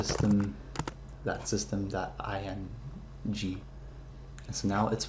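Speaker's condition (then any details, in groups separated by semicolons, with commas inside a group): No condition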